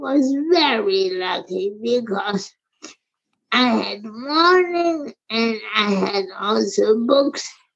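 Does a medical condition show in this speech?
Yes: primary lateral sclerosis; slurred speech, swallowing difficulty at first exam by Dr. Levitz, Lehigh Neurology, speech later forced quitting.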